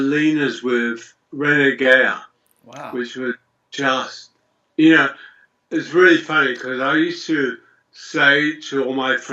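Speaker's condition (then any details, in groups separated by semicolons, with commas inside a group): Multiple sclerosis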